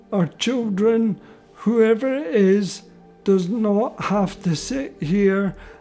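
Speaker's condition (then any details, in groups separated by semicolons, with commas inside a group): Motor neurone disease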